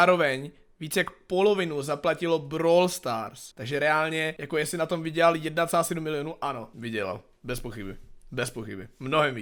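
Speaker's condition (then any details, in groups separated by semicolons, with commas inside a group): No condition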